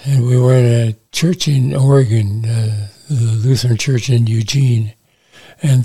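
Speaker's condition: Parkinson's disease; early loss of smell, weak shoulder, little tremor, slightly unstable on feet, subdued gestures and movements; about 15 years since diagnosis, on medication, regular exercise including boxing, cycling, weights, walking

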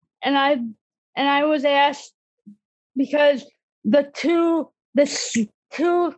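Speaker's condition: Cerebral palsy; disability since childhood

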